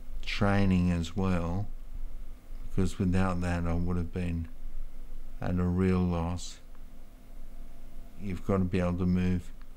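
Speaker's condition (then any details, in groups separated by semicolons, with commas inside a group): Multiple sclerosis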